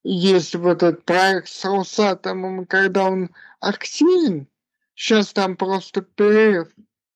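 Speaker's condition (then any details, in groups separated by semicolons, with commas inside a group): Cerebral palsy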